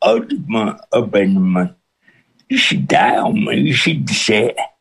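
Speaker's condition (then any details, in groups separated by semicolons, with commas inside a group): Cerebral palsy with speech impediment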